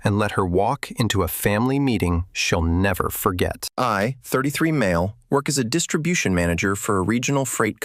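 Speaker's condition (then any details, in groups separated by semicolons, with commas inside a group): No condition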